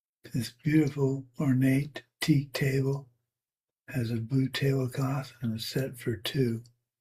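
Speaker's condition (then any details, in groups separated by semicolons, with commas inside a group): Parkinson's; tremor varies day to day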